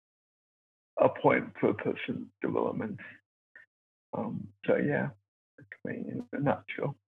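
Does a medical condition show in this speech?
Yes: cerebral palsy; born two months premature.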